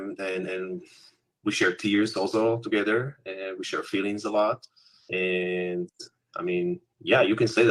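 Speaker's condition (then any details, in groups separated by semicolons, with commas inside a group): No condition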